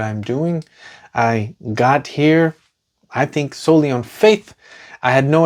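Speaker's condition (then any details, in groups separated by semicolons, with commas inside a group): No condition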